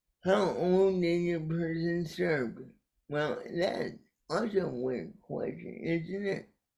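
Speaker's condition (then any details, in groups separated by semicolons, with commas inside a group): Cerebral palsy; caused by brainstem aneurysm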